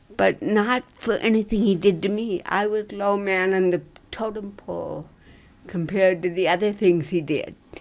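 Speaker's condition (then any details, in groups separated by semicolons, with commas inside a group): Cerebral palsy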